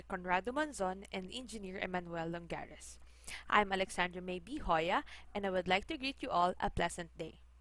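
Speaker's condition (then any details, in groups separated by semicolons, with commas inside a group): No condition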